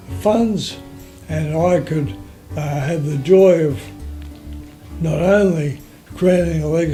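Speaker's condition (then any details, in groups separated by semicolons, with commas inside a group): Motor neurone disease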